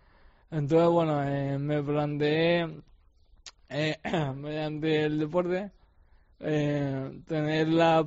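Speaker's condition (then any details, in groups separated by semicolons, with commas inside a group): ALS; facial and mouth muscles affected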